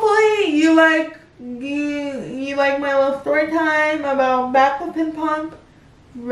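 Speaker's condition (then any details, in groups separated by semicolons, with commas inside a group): Cerebral palsy; able to talk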